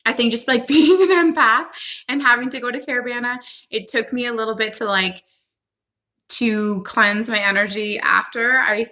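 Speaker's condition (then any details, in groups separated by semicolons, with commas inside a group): No condition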